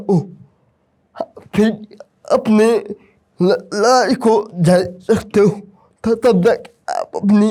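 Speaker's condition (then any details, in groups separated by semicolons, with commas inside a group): Cerebral palsy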